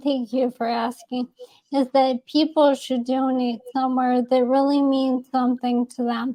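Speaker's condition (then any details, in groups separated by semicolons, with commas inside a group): ALS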